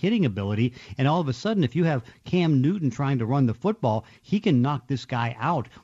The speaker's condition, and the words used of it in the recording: No condition.